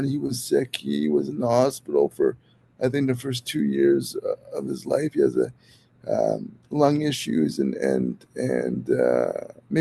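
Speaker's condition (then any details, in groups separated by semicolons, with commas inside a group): Cerebral palsy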